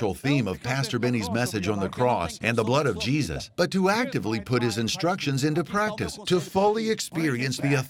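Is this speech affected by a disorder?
No.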